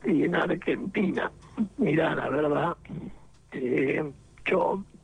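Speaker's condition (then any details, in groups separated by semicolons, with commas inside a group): Laryngectomy, esophageal speech; sounds fairly clear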